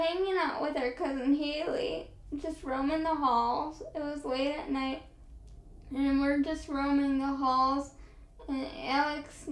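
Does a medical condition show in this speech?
Yes: cerebral palsy; diagnosed early childhood, childhood therapy.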